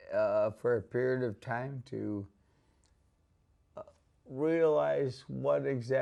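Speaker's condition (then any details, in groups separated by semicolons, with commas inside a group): ALS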